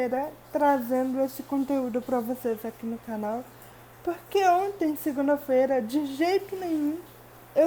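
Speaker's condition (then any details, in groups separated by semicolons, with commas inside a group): Cerebral palsy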